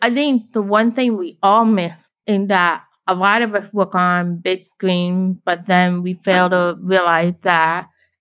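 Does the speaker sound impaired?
Yes: deafblind, born deaf; narrowed visual field; hearing aid on right, cochlear implant on left, about 40 degree visual field; can speak, signing easier than speaking English in videos.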